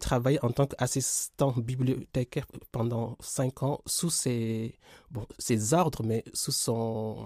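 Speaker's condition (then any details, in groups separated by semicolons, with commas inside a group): Stuttering; since childhood, stuttering family, untreated in Senegal, therapy in France stopped after months, later 5-6 years; stuttering still present, accepted and assumed; prolonged sounds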